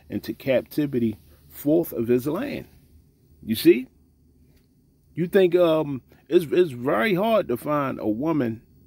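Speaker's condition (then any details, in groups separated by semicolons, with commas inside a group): No condition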